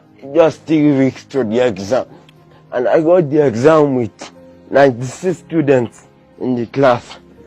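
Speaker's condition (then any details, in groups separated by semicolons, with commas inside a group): Cerebral palsy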